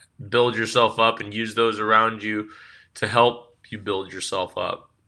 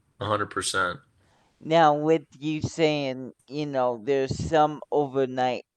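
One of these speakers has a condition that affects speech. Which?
The second: cerebral palsy.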